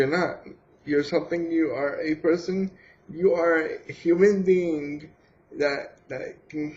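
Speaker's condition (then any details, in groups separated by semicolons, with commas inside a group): Cerebral palsy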